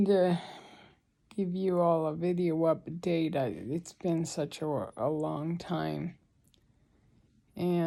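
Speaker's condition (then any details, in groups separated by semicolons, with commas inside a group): ALS; breathing expected to worsen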